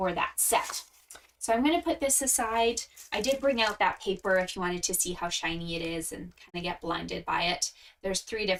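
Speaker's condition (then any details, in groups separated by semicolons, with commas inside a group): No condition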